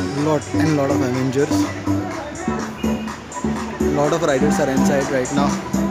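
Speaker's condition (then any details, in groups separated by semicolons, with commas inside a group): No condition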